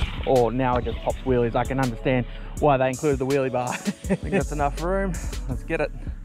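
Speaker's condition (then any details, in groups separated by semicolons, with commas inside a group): No condition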